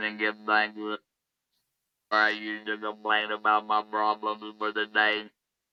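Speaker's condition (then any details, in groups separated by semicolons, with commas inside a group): Laryngectomy; electrolarynx speech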